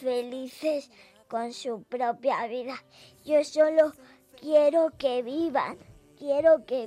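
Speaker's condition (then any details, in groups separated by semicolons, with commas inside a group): Cerebral palsy; brain injury from premature twin birth, orthopedic aids for moving at home, private therapies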